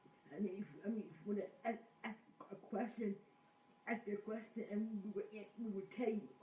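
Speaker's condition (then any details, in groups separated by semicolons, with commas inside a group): Cerebral palsy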